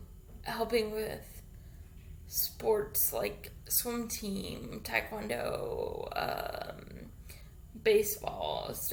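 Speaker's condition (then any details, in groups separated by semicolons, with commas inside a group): Cerebral palsy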